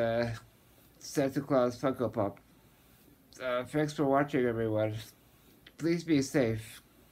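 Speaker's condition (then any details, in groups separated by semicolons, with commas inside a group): Muscular dystrophy, Duchenne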